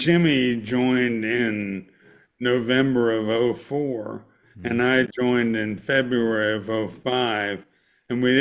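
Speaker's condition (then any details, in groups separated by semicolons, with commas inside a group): ALS; motor neuron disease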